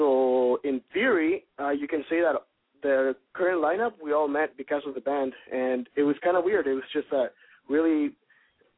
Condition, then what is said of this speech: None; typical speech.